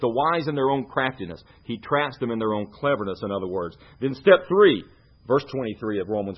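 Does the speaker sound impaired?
No.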